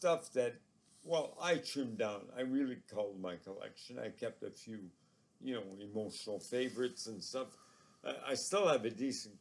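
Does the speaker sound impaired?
Yes: ALS; progressive, about three years since onset, diagnosed two years ago.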